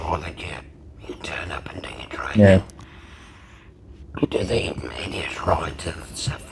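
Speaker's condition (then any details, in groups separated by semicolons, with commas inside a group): Laryngectomy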